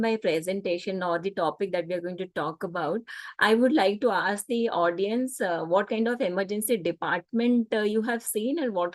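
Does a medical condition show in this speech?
No.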